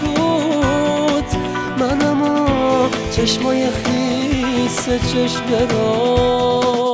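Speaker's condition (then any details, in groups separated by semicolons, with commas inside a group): No condition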